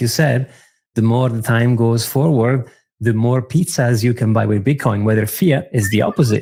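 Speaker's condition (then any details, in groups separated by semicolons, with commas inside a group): No condition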